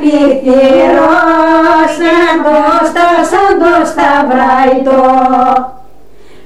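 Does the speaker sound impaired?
No.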